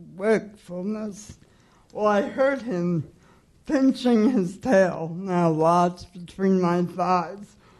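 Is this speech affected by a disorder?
Yes: cerebral palsy.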